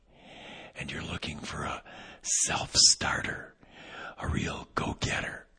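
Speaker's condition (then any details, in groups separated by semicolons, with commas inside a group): Vocal cord paralysis, unilateral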